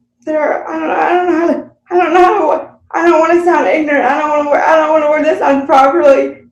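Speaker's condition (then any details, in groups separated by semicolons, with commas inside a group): Cerebral palsy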